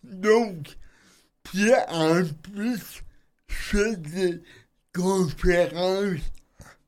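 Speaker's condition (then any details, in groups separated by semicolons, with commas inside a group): Cerebral palsy; drives a truck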